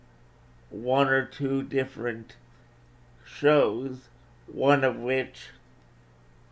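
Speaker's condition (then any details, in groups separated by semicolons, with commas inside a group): Cerebral palsy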